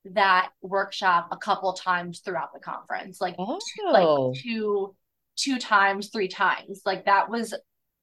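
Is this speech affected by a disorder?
Yes: stutter; covert for most of life, hidden and never discussed at previous 6-year job; recently owns and discloses stutter since NSA conference in Florida, comfortable stuttering at new job; stutters less after disclosing, spoke fluently enough in interview to go unnoticed; here repeated sounds.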